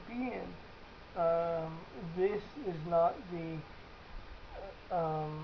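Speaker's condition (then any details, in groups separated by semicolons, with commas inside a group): Cerebral palsy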